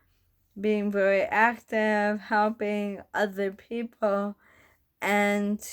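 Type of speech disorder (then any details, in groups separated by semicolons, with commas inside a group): Bulbar dysarthria; bulbar onset ALS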